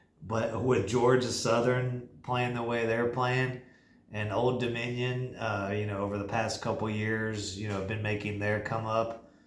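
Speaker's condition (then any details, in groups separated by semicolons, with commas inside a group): No condition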